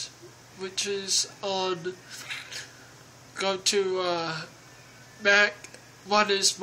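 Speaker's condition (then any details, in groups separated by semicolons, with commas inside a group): Cerebral palsy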